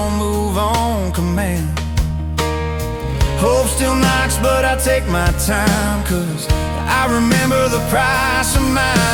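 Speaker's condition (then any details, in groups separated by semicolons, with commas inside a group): No condition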